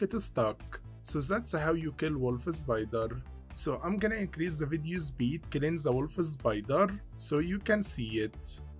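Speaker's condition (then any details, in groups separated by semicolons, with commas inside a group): No condition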